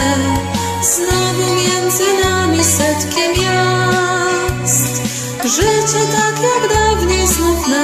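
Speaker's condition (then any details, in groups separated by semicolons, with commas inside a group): No condition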